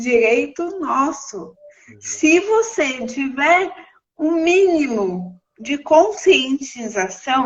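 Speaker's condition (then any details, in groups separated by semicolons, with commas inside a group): Cerebral palsy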